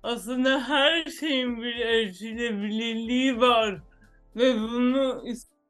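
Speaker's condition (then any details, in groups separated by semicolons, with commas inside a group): Cerebral palsy; some body parts act involuntarily, independent of own intention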